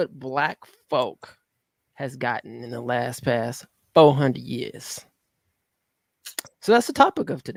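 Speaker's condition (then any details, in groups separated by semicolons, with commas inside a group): No condition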